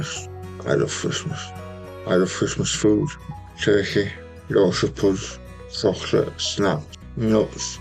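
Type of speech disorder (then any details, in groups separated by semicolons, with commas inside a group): Speech after partial glossectomy; tongue cancer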